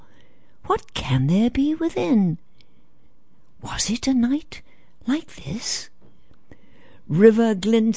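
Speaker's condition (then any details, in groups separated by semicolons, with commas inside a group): No condition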